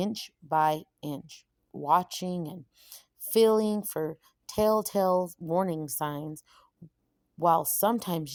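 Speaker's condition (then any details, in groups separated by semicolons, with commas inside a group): No condition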